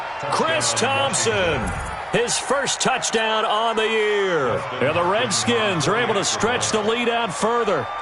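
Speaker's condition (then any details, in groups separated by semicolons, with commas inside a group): No condition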